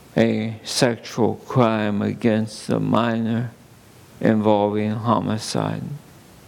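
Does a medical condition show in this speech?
Yes: ALS; under neurologist care.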